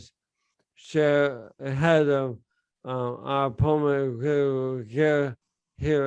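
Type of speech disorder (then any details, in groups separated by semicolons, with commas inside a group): Bulbar dysarthria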